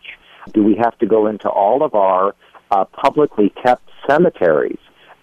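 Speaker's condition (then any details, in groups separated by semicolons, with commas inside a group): No condition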